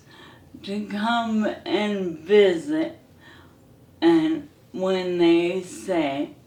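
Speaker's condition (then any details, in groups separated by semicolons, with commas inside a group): ALS; hand onset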